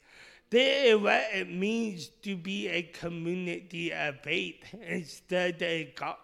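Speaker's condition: Speech impediment; initially misdiagnosed

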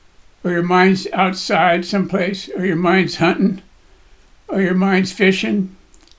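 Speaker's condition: Parkinson's disease; voice shakes

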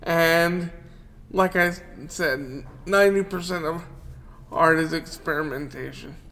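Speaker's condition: Cerebral palsy; wheelchair user

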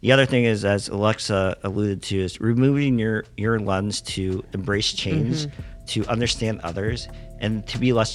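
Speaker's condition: Cleft lip and palate; present from birth in South Korea

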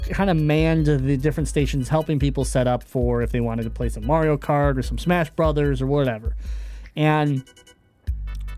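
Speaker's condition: Cleft palate; time spent in children's hospital

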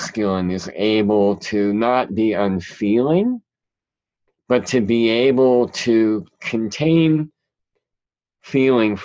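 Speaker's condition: Cleft palate; present since childhood

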